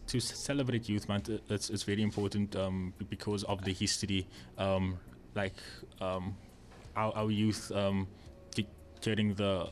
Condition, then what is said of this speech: Stuttering. As a presenter and producer, I would say that my most struggling challenge would be speaking on air, because I have a bit of a stutter, so that held me back.